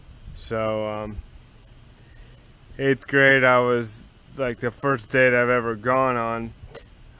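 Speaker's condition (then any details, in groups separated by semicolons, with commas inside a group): Cerebral palsy; spastic, affects walking and legs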